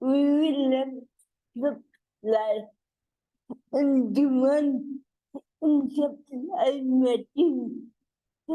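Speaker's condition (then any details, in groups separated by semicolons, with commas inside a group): Cerebral palsy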